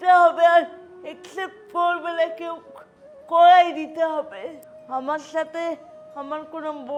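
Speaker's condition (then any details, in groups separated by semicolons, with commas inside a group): Cerebral palsy; hand held bent; wheelchair user, age 26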